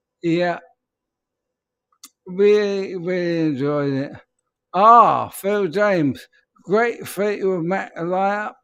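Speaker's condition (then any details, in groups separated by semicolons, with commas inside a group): ALS; speech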